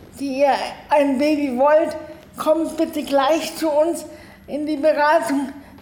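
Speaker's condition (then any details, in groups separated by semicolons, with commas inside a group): Cerebral palsy; spasticity in both arms and legs, electric wheelchair, 24-hour personal assistance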